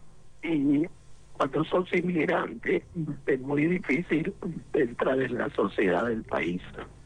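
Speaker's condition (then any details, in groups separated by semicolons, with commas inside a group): Laryngectomy, esophageal speech; very hard to relearn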